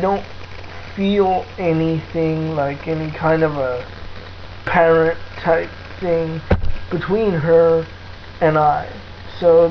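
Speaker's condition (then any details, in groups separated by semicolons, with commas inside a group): Cerebral palsy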